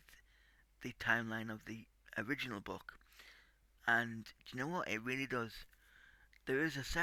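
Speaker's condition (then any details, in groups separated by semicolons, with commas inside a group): Cerebral palsy; tight muscles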